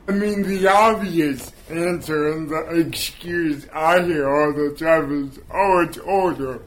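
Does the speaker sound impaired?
Yes: cerebral palsy; can walk but uses wheelchair most of the time; has to work much harder to get words out, chose no voiceover.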